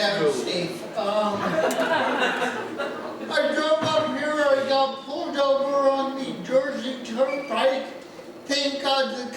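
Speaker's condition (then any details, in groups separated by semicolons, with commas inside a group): Cerebral palsy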